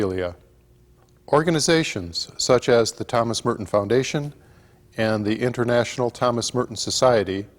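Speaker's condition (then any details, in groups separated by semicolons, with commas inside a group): No condition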